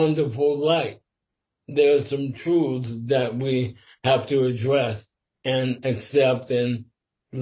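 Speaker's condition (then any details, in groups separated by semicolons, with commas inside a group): Sporadic ALS; must speak slower and carefully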